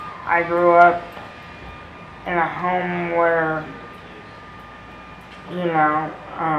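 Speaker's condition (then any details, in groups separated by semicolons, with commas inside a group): Cerebral palsy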